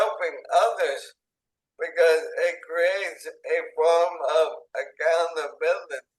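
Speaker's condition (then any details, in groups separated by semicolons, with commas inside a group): ALS, speech-generating device; onset in hands and arms, tracheostomy; diagnosed nine years ago, tracheostomy ventilation, paralyzed six years; fully dependent on eye gaze device to communicate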